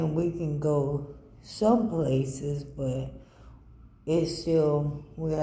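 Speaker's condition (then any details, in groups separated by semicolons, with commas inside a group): ALS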